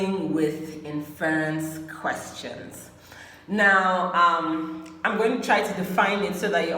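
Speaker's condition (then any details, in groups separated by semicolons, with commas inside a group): No condition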